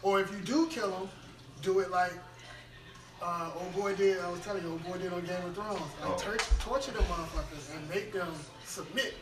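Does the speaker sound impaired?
No.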